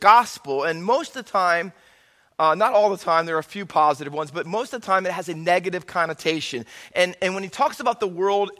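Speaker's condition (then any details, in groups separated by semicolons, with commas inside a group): No condition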